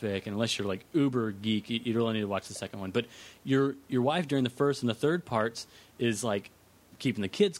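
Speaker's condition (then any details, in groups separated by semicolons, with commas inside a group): No condition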